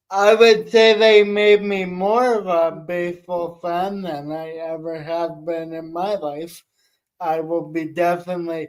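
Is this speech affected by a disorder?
Yes: cerebral palsy.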